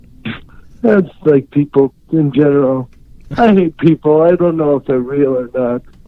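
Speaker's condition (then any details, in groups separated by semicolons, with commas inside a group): Cerebral palsy; unable to write or type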